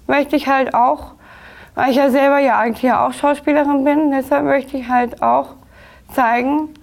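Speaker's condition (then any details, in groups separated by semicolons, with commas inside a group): Down syndrome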